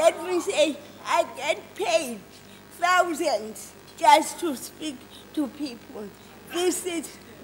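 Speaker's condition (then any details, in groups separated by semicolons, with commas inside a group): Cerebral palsy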